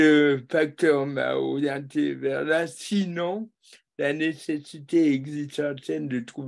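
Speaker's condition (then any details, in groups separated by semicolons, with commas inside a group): Cerebral palsy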